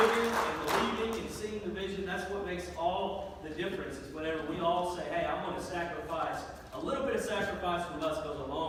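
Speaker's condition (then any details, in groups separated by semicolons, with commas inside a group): No condition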